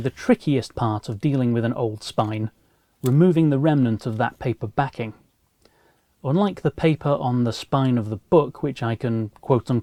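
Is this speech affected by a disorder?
No.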